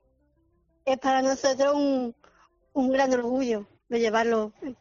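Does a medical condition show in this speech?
Yes: Down syndrome; trisomy 21, genetic cause; adult, 30 years old, speaking by phone from library, poor line coverage.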